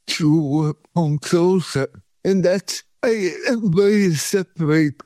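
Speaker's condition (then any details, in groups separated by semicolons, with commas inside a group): Cerebral palsy; shaking body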